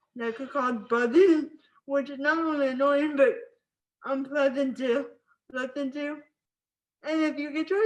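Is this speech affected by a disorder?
Yes: spastic cerebral palsy.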